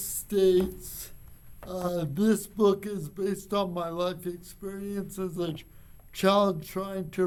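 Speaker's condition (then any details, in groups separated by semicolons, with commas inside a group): Cerebral palsy; from birth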